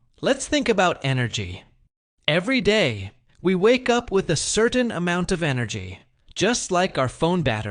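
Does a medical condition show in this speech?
No.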